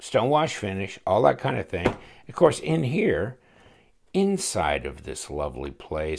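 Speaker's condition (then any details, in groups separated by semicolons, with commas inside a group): No condition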